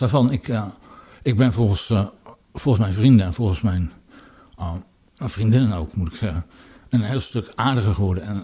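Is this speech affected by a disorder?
Yes: Parkinson's disease; brain disease for almost eight years, walks with cane, falls regularly, stayed in Parkinson clinic; becomes choked up discussing topic, attributed partly to Parkinson; speaks with difficulty, audibly so now, harder than before.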